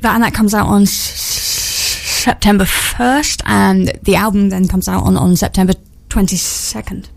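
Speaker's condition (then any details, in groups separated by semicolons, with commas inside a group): Stutter; stutter since age seven after traumatic childhood event, long-standing; speech not always easy, fluent when singing, others talk over or finish sentences; repeated sounds, blocks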